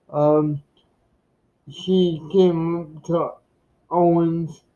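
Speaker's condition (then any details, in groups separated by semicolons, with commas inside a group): Cerebral palsy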